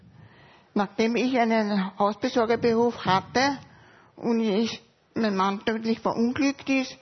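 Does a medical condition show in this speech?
Yes: severe hearing loss; uses self-trained signal dog that replaces hearing.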